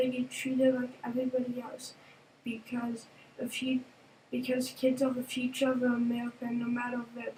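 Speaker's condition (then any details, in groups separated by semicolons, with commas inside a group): Cerebral palsy; affects walking and handwriting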